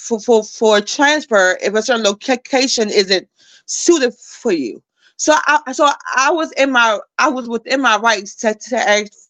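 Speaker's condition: Stuttering; repeated sounds

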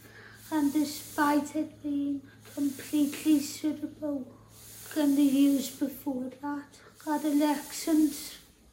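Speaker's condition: Tracheostomy and ventilator dependent

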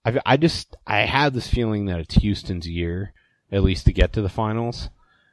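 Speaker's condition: No condition

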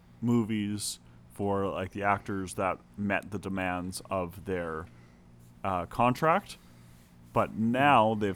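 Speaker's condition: No condition

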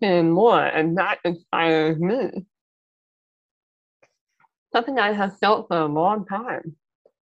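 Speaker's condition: Muscular dystrophy; hard of hearing

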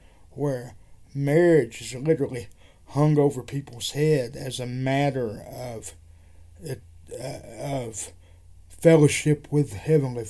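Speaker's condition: Cerebral palsy; wheelchair user

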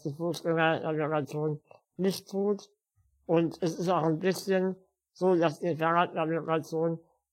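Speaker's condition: Spinal muscular atrophy; physical disability

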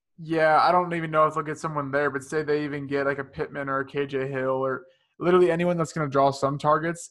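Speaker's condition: No condition

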